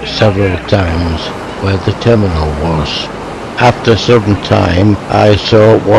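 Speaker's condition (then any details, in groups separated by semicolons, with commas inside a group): Motor neuron disease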